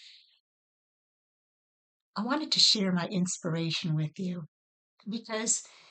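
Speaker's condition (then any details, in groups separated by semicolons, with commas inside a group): No condition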